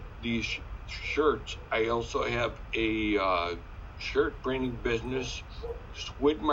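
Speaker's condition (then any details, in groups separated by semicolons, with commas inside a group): Sca15, spinocerebellar ataxia type 15; diagnosed about 25 years ago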